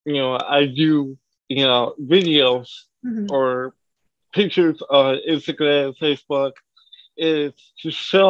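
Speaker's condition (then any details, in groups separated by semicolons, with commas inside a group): Cerebral palsy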